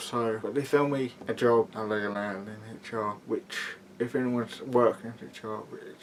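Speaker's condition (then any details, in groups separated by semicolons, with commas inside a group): Cerebral palsy; mild, affects muscles and speech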